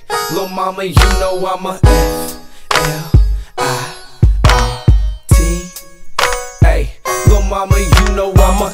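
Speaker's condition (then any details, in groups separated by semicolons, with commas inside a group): No condition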